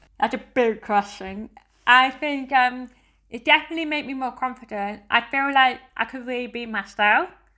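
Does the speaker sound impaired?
Yes: deafness; lip reads all day among hearing people, finds it tiring.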